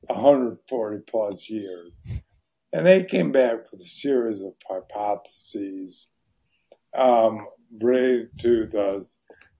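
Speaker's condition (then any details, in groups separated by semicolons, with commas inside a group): ALS; voice very hoarse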